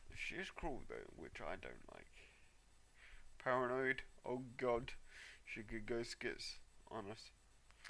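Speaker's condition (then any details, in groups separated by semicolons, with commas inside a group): Cerebral palsy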